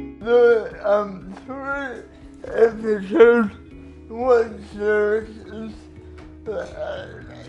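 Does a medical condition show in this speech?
Yes: cerebral palsy.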